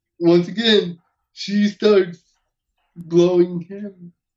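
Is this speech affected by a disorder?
Yes: cerebral palsy; uses wheelchair.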